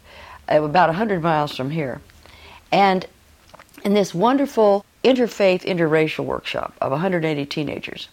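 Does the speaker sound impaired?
No.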